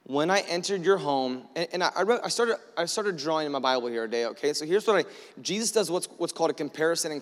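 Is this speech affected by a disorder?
No.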